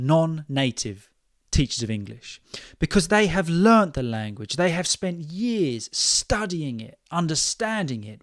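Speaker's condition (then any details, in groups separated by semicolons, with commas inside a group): No condition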